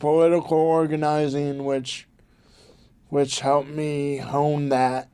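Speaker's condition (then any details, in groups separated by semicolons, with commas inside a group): Cerebral palsy; from birth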